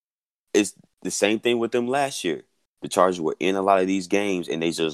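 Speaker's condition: No condition

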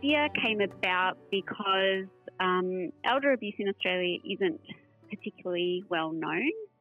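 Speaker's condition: No condition

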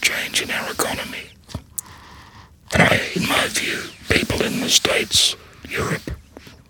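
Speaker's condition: Laryngectomy, voice prosthesis

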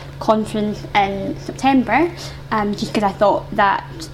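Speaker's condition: Isolated cleft palate; bar staff often not understanding

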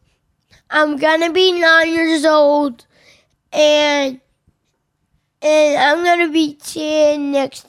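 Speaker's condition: Williams syndrome; eight years old, former speech therapist Martha Davis, Bell Center, early physical and occupational therapy

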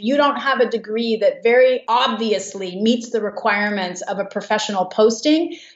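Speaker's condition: No condition

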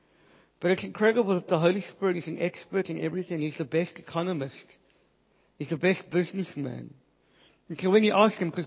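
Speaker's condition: Cleft palate, Pierre Robin syndrome

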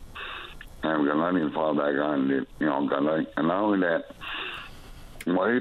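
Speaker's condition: Stroke; slurred speech at times, glitches and missing words

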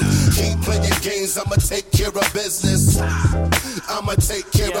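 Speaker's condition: No condition

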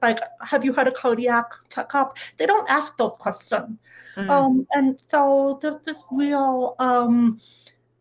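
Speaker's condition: Deafness; no sign language

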